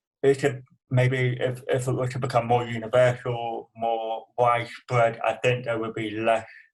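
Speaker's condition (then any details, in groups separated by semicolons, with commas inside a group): Cerebral palsy; from birth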